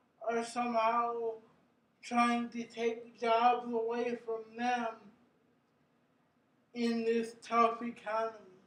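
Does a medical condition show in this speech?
Yes: cerebral palsy; brain injury.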